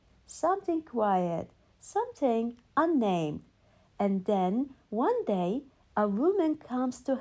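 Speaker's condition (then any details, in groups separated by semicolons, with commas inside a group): No condition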